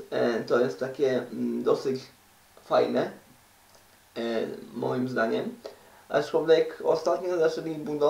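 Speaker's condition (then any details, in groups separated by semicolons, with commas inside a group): Cerebral palsy; uses wheelchair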